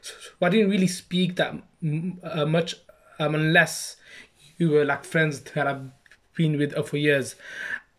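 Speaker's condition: Stammer; stammer since childhood, mocked and imitated by other kids from primary school; age 26, saying own name takes a long time; struggles saying own name, stammers less with put-on Birmingham accent or exaggerated speech; prolonged sounds

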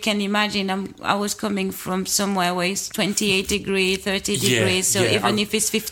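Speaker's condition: No condition

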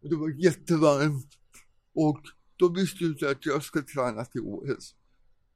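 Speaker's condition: Cerebral palsy; worse in cold

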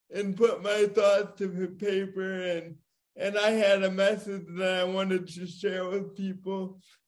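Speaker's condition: Cerebral palsy; diagnosed as firstborn child

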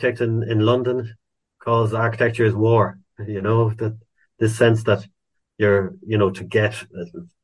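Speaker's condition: No condition

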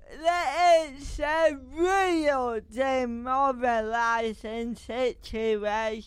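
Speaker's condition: Cerebral palsy

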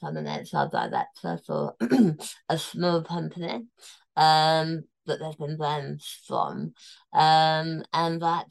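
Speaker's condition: Tongue cancer, near-total glossectomy, stage 4 tongue cancer; near-total tongue removal

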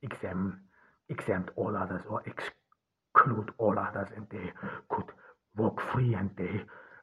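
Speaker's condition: Stuttering; cause unknown, only one in family who stutters, german mother tongue, born in austria; possibly part of why hard to be listened to at university; repeated sounds, blocks

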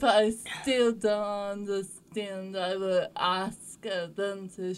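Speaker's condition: Cerebral palsy; avoids injury

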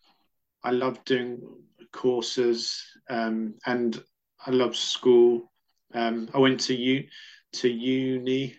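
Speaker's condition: Stammer; childhood stammer, first big incident around 9, speech therapy then, changed again in teenage years; stammered reading aloud at 7 or 8, feared stumbling and blocking at school, speaks on out-breath; repeated sounds

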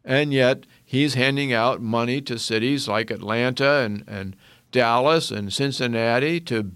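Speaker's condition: No condition

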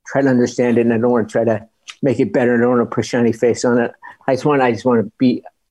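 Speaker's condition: Parkinson's disease; relearned walking mechanics afterward

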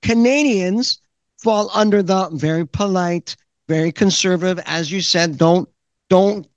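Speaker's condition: No condition

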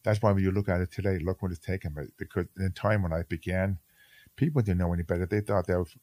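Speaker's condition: Hearing loss; severe speech impediment as a child

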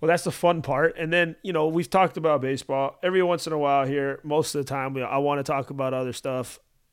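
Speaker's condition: No condition

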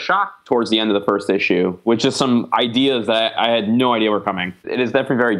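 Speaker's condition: No condition

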